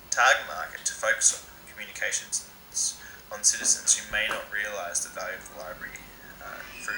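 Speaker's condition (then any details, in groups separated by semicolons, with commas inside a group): No condition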